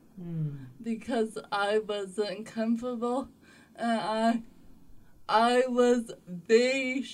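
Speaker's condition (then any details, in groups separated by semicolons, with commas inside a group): Cerebral palsy; others have said talks funny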